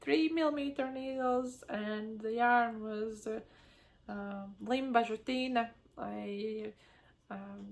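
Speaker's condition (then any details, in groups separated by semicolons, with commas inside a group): No condition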